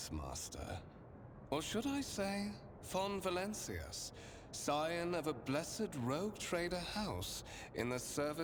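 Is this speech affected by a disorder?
No.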